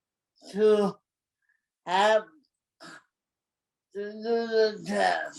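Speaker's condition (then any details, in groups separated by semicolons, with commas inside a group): Cerebral palsy; from birth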